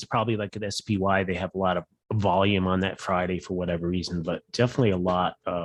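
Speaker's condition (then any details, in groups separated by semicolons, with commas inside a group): No condition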